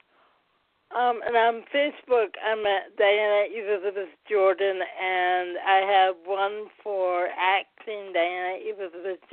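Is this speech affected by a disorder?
Yes: cerebral palsy.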